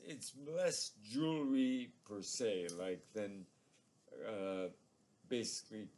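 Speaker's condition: ALS; progressively crippling neurological disorder, living with it about three years; about three years since onset, diagnosed two years ago

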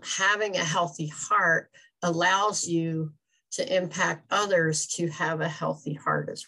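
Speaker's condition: Cleft palate; congenital, extremely severe, no nose, no upper lip, no upper palate at birth, hole unclosed initially; visible scars from cleft palate, nose constructed by a surgeon; breathing problems from birth, unable to be fed as infant

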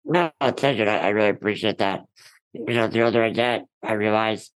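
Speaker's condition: Ullrich congenital muscular dystrophy; from birth, collagen 6a3 mutation, floppy hands and feet, diagnosed at 4, type found at 25

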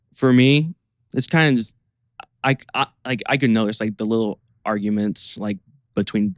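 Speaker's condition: Stutter; avoided speaking up in class as a child; age 24, improved over 3 years through practice, preparation, YouTube videos; formerly avoided public speaking, now comfortable, manages stutter, addresses team of 17 with clear voice; repeated sounds

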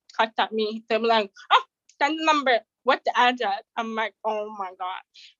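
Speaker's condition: Deafness; has a disability

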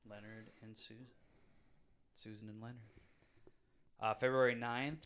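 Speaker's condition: No condition

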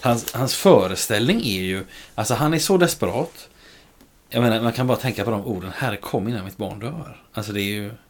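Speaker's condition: No condition

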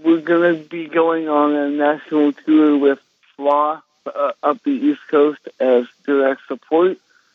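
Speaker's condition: Cerebral palsy; congenital

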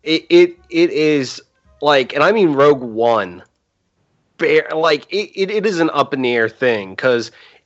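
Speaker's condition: No condition

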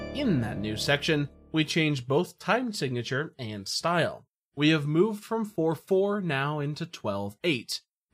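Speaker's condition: No condition

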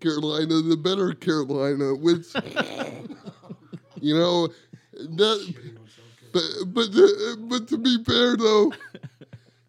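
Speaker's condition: Cerebral palsy; oxygen mask at birth

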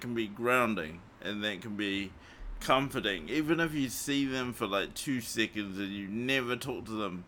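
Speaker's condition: Cerebral palsy; morphine not allowed after it

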